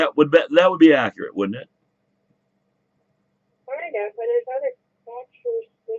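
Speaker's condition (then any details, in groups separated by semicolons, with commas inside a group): No condition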